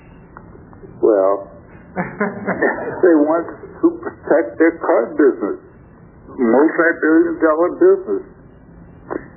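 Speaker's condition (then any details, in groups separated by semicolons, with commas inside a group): Stroke affecting throat muscles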